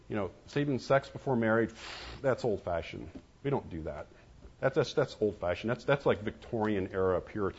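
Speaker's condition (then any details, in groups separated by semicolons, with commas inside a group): No condition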